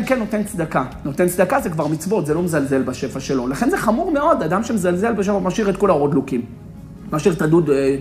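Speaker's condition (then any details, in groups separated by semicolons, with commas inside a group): No condition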